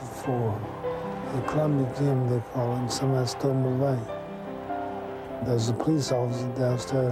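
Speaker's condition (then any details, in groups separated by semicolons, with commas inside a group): Parkinson's syndrome; no tremor, no weakness; sometimes slurred speech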